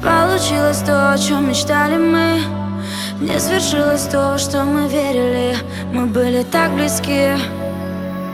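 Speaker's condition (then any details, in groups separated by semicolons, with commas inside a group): No condition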